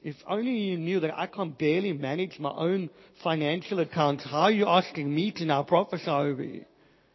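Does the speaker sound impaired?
Yes: cleft palate, Pierre Robin syndrome.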